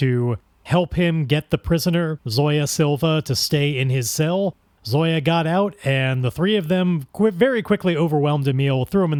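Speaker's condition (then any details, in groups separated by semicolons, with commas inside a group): No condition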